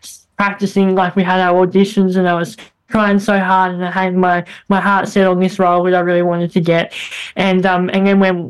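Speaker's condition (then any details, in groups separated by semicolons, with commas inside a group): Bilateral cleft lip and palate; congenital, first operation at 3 months, many operations, braces before hip-to-mouth bone graft, throat operation, lifelong speech therapy; speech greatly improved after years of speech therapy; as child hard to understand, squeaky, very airy, nasal voice, speech hindered drama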